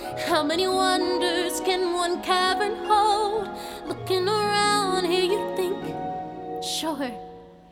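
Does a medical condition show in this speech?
No.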